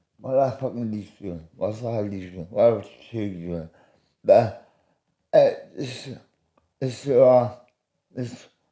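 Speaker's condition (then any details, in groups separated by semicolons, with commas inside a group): Medication-induced speech impediment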